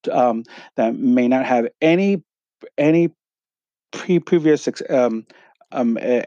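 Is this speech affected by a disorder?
Yes: stuttering; here repeated sounds, repeated words.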